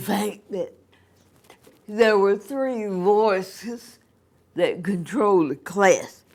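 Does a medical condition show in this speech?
Yes: cerebral palsy; cerebral palsy, from birth.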